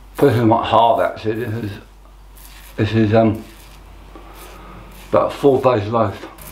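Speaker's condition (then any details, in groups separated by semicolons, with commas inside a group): Tongue cancer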